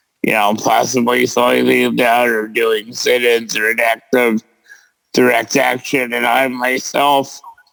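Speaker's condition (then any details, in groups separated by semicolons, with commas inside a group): Cerebral palsy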